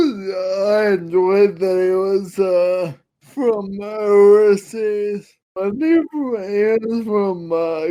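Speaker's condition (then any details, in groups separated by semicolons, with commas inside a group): Friedreich's ataxia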